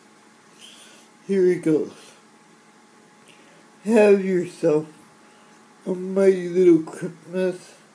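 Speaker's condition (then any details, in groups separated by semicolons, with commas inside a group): Athetoid cerebral palsy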